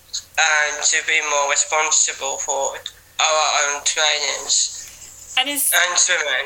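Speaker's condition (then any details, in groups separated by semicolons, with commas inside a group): Down syndrome; age 19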